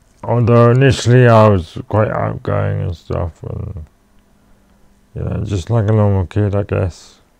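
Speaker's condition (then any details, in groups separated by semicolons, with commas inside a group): Cerebral palsy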